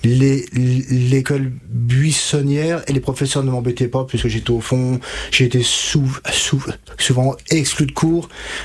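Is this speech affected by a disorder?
Yes: stuttering; onset at age 5 to 6, untreated in childhood, severe until about age 20, therapy from 20; about 27 years since onset, years of therapy with Catherine Daubier, Nancy stuttering specialist, fluency techniques; blocks and repetitions now, formerly could not finish a sentence without blocking, froze reading aloud; here repeated sounds.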